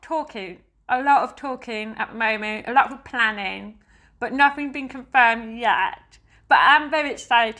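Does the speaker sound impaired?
Yes: deafness; dances by counting and following partner Giovanni's lead, not the music.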